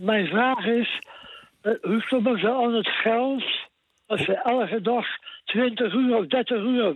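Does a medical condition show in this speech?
Yes: tongue cancer; began while already a regular caller; hard to understand, host translates for listeners and asks him to speak clearly.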